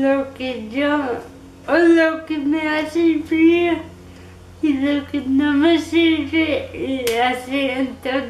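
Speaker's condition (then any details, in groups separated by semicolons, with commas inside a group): Cerebral palsy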